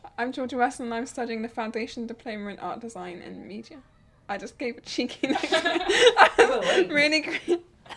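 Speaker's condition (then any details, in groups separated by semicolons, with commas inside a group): No condition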